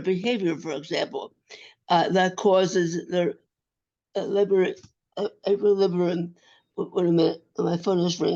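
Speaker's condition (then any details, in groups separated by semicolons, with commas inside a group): Acquired brain injury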